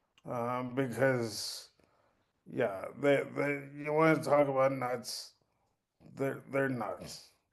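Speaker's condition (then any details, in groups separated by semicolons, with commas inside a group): Cerebral palsy; since birth, birth complications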